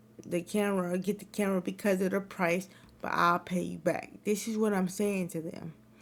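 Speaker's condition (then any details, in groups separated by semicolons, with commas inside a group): Cerebral palsy; wheelchair user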